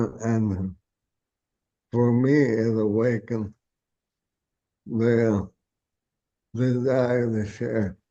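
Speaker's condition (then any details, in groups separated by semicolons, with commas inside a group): ALS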